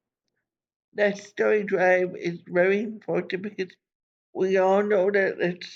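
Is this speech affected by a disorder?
Yes: cerebral palsy; from birth.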